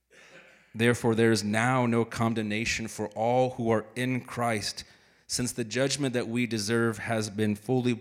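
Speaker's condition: No condition

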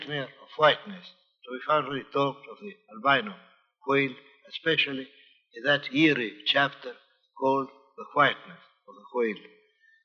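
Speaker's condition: No condition

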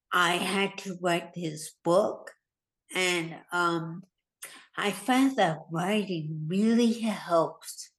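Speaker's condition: Hemorrhagic stroke; more than a year after stroke

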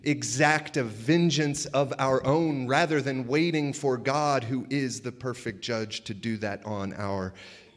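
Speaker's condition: No condition

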